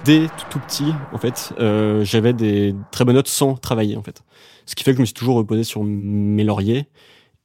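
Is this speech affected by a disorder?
Yes: stuttering; stuttering since about age five or six, described as innate, father also stuttered; mild stutter at age 24, daily frustration, uses strategies to contain stuttering; blocks on p or k sounds, worse with stress, fatigue, shyness, fear of stuttering, phone calls; here repeated words, prolonged sounds.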